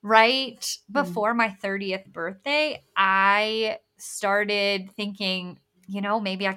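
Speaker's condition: Bilateral cleft lip and palate; congenital

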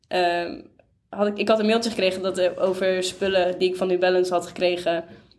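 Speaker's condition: No condition

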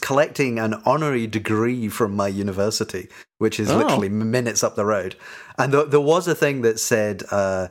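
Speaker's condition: No condition

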